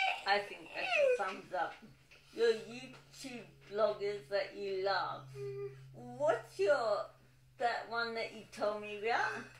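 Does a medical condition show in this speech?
Yes: cerebral palsy, dystonic.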